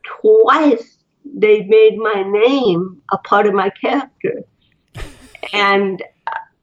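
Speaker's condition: Cerebral palsy; botox

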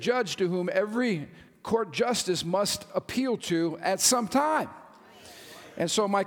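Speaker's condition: No condition

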